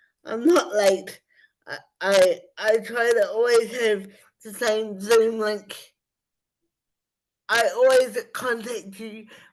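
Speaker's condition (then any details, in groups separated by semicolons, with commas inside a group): Spastic cerebral palsy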